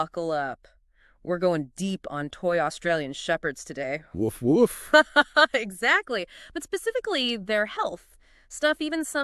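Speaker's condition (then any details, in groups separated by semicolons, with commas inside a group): No condition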